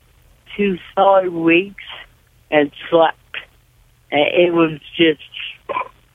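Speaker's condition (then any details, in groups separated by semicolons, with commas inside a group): Cerebral palsy, severe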